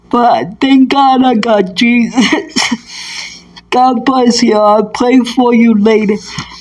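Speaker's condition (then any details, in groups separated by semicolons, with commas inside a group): Cerebral palsy; present from birth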